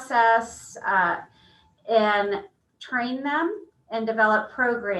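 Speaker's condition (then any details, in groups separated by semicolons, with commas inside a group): No condition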